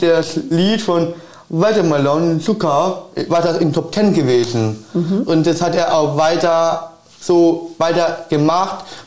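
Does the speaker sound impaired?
Yes: Down syndrome.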